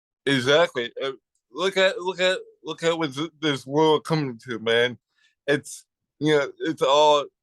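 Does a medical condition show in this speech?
Yes: cerebral palsy.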